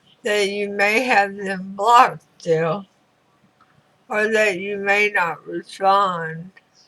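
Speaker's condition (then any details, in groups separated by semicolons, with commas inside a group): Throat cancer radiation damage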